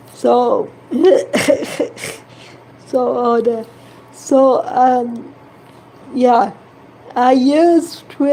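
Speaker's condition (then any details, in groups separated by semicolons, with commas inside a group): Cerebral palsy; affects hand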